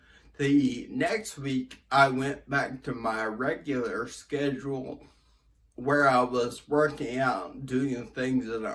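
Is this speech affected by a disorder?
Yes: brain injury.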